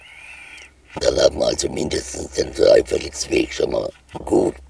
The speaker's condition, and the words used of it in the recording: Laryngectomy. Unser Patient spricht auch mit einem Stimmschandventil.